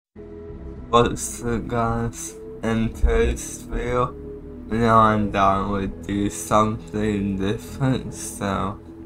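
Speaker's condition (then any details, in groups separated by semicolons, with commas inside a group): Cerebral palsy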